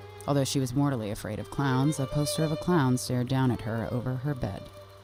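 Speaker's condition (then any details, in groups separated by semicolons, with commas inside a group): No condition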